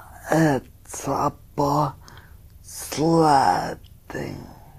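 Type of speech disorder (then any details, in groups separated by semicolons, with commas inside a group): Spastic dysarthria; cerebral palsy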